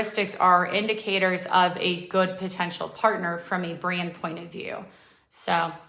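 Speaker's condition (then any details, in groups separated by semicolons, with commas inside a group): No condition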